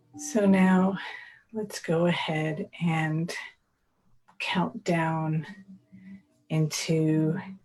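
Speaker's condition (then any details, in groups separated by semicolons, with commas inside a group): No condition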